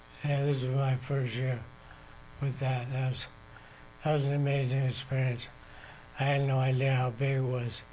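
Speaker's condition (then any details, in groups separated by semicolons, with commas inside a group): ALS; onset left hand, spread to right side, voice, legs, twitching; voice affected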